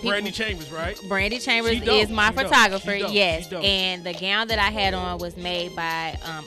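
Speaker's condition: No condition

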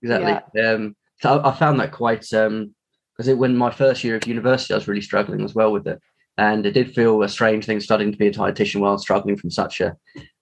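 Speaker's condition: No condition

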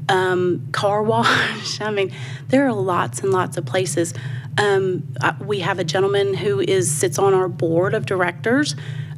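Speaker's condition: No condition

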